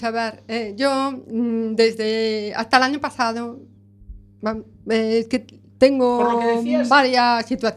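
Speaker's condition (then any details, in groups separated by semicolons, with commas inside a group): Deafness with cochlear implant; deaf since childhood, right ear unaided and unstimulated for many years; implant external processor with cable, hearing aid left ear, implant now overtaking aided ear, relies heavily on lip reading; cannot perceive voice timbre, intonation or accents, understands nothing without seeing faces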